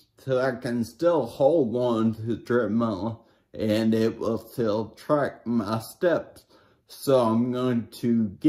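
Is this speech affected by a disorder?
Yes: brain injury.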